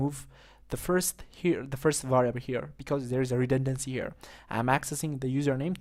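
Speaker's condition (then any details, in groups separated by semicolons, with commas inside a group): No condition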